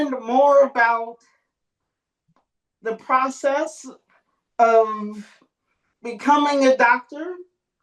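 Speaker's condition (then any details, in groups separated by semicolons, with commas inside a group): Cerebral palsy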